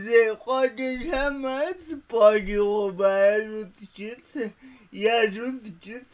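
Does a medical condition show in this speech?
Yes: paralysis.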